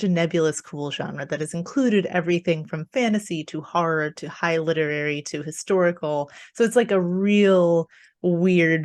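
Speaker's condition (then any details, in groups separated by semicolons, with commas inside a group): No condition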